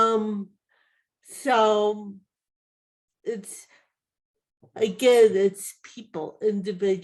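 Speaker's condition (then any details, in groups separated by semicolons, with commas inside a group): Cerebral palsy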